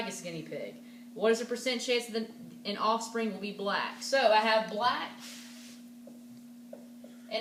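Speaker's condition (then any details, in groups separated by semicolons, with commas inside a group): No condition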